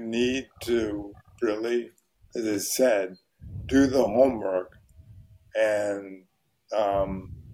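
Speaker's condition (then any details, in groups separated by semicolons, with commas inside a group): ALS; voice very hoarse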